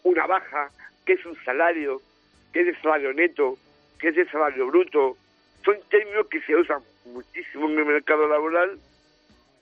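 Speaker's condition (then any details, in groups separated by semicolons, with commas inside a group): Down syndrome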